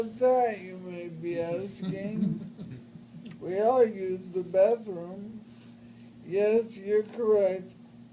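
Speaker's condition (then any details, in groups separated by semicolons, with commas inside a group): Brain injury; traumatic brain injury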